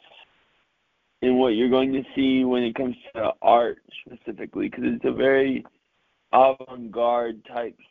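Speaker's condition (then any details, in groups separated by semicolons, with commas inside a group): Cerebral palsy, mild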